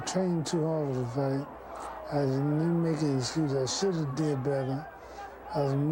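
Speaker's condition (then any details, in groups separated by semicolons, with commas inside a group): Parkinson's syndrome; sometimes slurred speech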